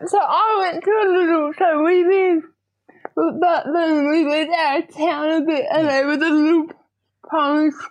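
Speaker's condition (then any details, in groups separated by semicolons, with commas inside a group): Cerebral palsy; spastic diplegia, both legs affected, hands mildly affected, found not developing properly, early intervention therapy; speech a bit odd, typing easier, computer full-time for schoolwork since grade one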